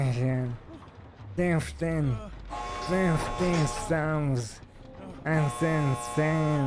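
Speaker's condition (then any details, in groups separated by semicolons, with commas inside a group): ALS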